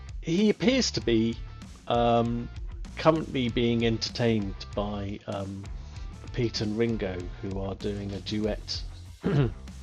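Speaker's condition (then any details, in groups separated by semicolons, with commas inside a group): No condition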